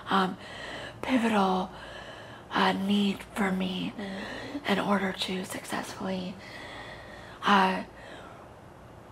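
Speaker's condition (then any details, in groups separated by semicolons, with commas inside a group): Cerebral palsy; very premature birth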